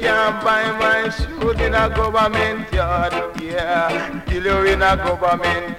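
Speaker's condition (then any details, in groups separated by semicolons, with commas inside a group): No condition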